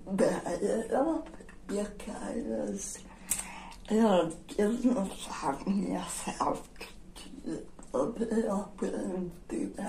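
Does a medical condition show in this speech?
Yes: generalized dystonia.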